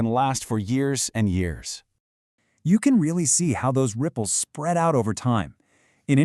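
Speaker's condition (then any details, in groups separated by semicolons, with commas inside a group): No condition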